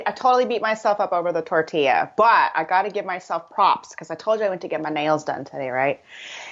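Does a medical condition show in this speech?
No.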